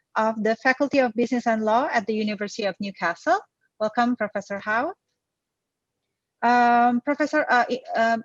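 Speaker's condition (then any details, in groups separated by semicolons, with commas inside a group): No condition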